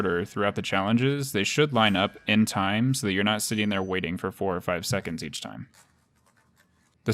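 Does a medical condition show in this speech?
No.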